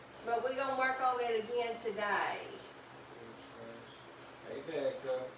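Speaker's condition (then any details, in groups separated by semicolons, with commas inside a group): No condition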